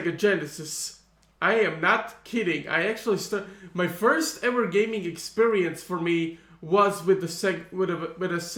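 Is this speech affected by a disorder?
No.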